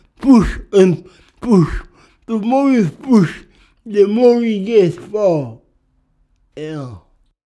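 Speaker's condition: Cerebral palsy; speech can be hard sometimes

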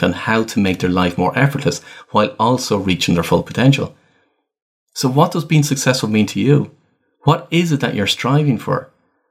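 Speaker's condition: No condition

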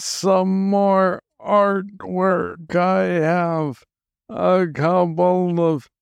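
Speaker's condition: Parkinson's disease, young onset

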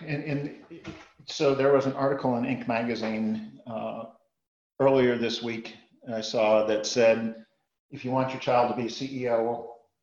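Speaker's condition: No condition

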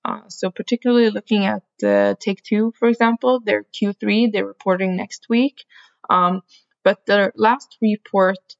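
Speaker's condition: No condition

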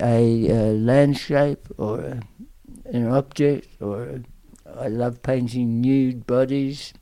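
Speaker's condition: Tongue cancer; aggressive tongue cancer

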